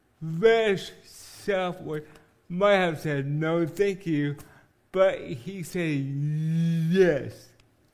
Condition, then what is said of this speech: Cerebral palsy. And he met me where I was in my cerebral palsy, in my speech impediment,